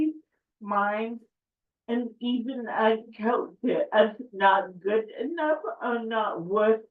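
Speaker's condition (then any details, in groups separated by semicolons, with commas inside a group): Cerebral palsy; affects speech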